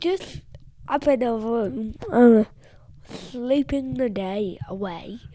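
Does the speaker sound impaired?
Yes: cerebral palsy; high risk for severe COVID illness.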